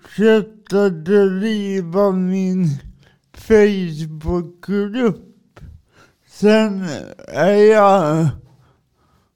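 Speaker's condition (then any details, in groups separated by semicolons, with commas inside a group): Cerebral palsy; drives adapted car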